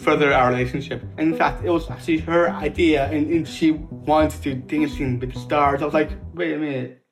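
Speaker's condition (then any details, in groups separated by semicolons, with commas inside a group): Down syndrome; avoids driving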